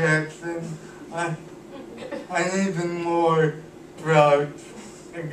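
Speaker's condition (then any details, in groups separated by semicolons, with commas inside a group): Cerebral palsy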